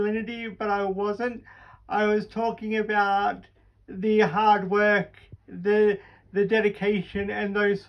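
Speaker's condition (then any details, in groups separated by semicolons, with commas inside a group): Cerebral palsy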